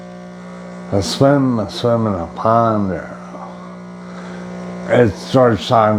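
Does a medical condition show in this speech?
Yes: brain injury.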